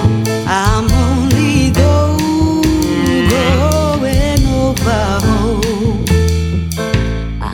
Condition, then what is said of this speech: None; typical speech.